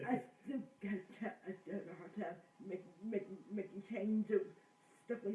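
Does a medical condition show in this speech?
Yes: cerebral palsy.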